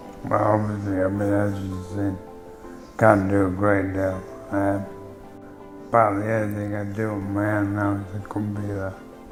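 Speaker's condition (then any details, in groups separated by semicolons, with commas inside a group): MND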